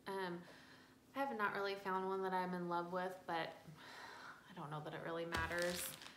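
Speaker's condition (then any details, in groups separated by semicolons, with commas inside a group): No condition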